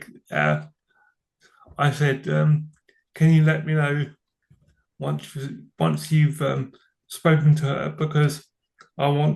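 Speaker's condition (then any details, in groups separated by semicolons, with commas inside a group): Cerebral palsy; from birth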